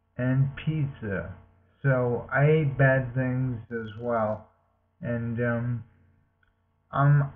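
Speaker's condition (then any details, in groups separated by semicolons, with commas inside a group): Multiple sclerosis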